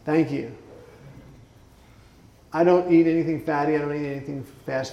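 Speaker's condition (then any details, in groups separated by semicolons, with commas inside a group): Parkinson's disease; left foot dystonia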